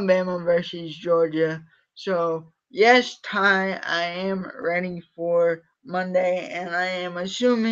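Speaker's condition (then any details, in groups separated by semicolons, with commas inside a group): Cerebral palsy; from birth, uses wheelchair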